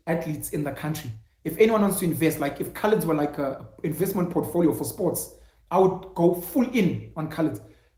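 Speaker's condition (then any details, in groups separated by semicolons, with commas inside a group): No condition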